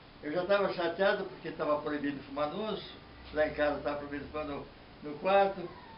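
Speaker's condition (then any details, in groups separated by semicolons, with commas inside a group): No condition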